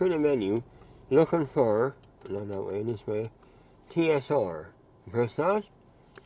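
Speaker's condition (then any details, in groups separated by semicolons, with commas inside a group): Mouth cancer surgery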